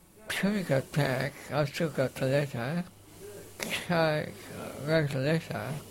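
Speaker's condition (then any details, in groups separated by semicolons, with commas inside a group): Facioscapulohumeral muscular dystrophy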